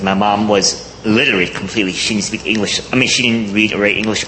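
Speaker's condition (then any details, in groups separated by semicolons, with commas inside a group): Cleft palate; congenital cleft palate, present from birth, care covered by garment union insurance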